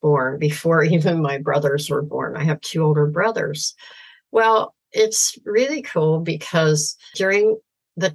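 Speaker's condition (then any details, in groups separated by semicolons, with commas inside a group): Severe cleft palate, cleft lip and palate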